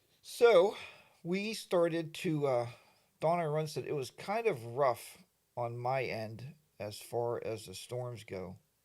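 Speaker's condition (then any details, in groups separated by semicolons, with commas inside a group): No condition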